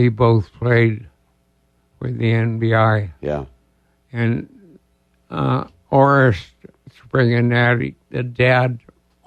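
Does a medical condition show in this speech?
Yes: ALS; diagnosed about two years ago.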